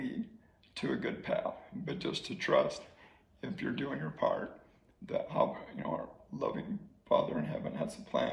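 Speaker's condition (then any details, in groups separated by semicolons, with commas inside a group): ALS; slowly progressing ALS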